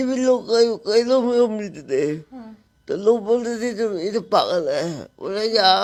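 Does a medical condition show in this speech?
Yes: cerebral palsy.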